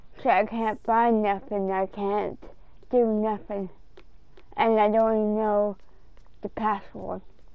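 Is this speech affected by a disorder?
Yes: cerebral palsy.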